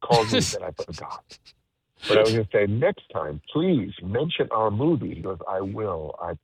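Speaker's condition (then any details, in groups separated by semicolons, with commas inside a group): No condition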